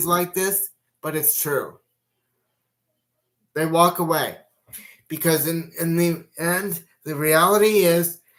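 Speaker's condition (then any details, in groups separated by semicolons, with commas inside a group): Cerebral palsy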